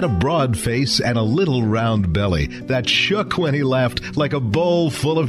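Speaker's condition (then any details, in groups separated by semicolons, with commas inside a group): No condition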